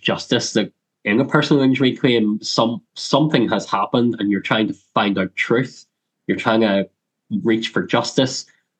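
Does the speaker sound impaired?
Yes: cleft lip and palate; congenital.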